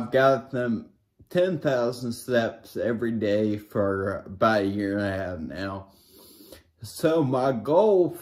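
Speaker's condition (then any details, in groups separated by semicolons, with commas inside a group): Brain injury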